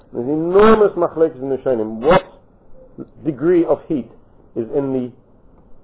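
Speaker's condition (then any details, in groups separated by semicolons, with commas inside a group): No condition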